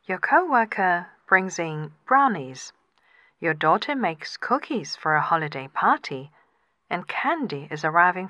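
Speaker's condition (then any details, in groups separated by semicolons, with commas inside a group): No condition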